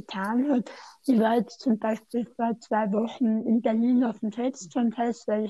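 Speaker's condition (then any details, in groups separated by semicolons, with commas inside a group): Tongue cancer surgery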